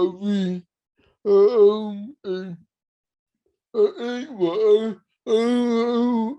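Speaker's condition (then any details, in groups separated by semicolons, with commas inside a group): Cerebral palsy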